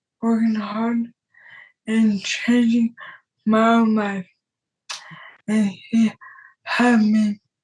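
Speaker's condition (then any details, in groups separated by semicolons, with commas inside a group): Traumatic brain injury; caused by car wreck; years since injury, years of therapy, still improving; relearned talking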